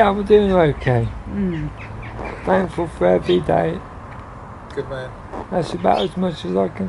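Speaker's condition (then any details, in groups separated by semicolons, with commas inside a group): Motor neurone disease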